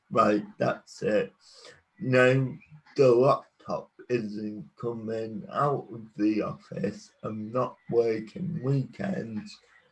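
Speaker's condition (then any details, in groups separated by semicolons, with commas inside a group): Cerebral palsy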